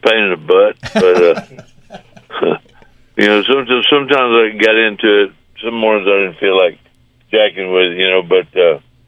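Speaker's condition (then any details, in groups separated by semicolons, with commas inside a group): Parkinson's disease; walking not yet as wanted, taking exercise classes, recently back to working out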